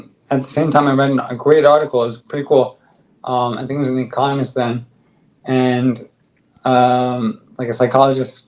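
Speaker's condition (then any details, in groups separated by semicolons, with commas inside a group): ALS; on drug, stronger bite, speaks better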